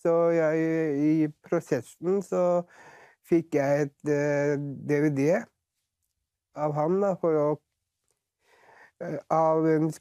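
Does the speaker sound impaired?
Yes: Down syndrome; present since birth; age 43.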